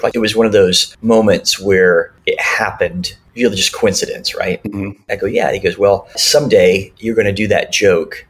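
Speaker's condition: Cleft lip and palate; speech classes in childhood

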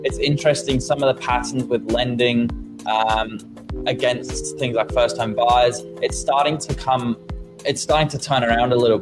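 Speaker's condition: No condition

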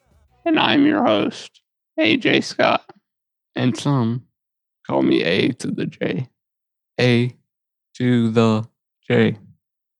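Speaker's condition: Duchenne muscular dystrophy; wheelchair

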